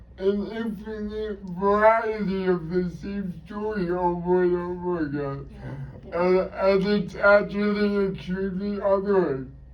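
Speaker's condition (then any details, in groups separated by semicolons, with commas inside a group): Cerebral palsy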